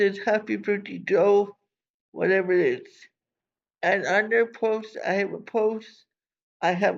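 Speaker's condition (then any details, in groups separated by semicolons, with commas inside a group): Cerebral palsy; from birth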